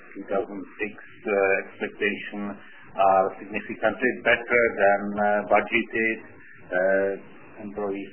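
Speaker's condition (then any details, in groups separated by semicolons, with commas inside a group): No condition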